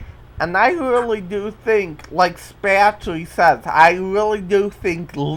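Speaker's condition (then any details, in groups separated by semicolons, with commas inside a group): Cerebral palsy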